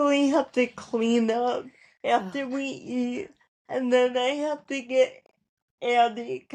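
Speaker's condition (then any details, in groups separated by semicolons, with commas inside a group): Cerebral palsy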